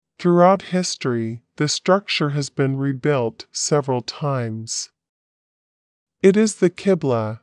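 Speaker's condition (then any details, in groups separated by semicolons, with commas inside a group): No condition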